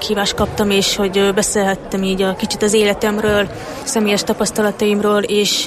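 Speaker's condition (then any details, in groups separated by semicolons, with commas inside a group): Deafness; speaks orally in radio interview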